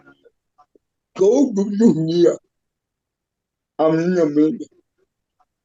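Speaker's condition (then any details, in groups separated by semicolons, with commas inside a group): Cerebral palsy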